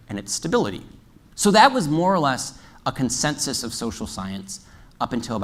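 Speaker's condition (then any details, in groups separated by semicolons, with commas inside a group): No condition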